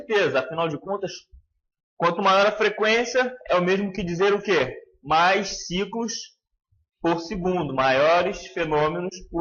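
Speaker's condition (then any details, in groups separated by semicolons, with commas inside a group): No condition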